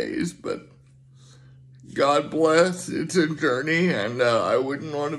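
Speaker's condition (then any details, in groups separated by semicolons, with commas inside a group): Cerebral palsy; speaks slower at times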